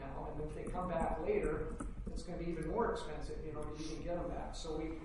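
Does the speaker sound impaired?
No.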